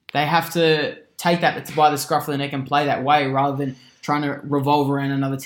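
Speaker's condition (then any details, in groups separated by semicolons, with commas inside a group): No condition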